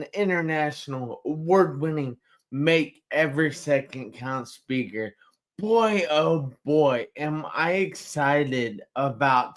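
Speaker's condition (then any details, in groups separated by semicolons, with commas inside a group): Traumatic brain injury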